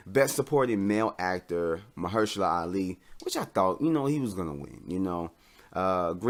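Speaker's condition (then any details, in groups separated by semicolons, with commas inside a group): No condition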